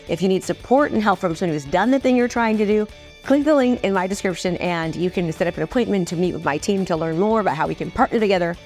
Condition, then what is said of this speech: No condition.